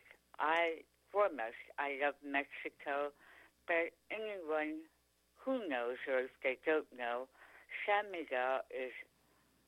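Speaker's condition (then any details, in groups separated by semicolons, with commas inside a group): Tongue cancer; speaking and eating again after surgery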